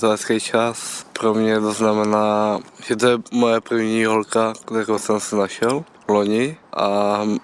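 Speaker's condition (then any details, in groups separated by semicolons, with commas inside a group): Down syndrome; congenital, Down syndrome since birth; age 27; speaks very well, formulates answers, understands questions, communicates well, not a given with Down syndrome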